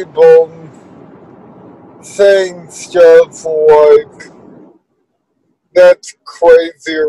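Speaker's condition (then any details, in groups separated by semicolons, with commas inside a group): Cerebral palsy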